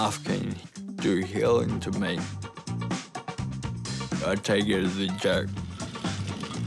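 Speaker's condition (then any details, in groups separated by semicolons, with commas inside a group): Friedreich's ataxia; slurred speech, progressively worse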